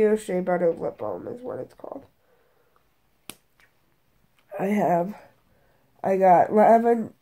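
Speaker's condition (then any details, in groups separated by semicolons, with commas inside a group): Cerebral palsy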